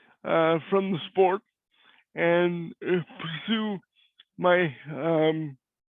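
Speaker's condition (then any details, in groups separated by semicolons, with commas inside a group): Cerebral palsy; voice is different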